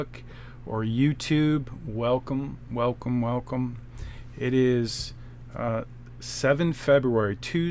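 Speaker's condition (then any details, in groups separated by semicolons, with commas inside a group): No condition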